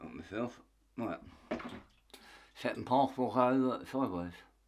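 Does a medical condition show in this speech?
Yes: tongue cancer; half tongue removed.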